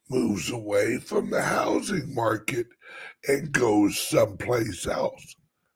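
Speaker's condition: Chronic voice problem; throat vibration and clearing returning

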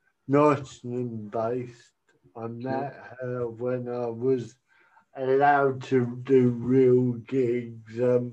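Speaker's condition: Cerebral palsy; cerebral palsy from birth

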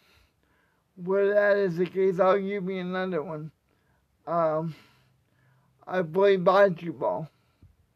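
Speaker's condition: Cerebral palsy; wheelchair user

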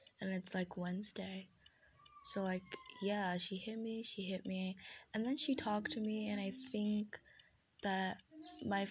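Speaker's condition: No condition

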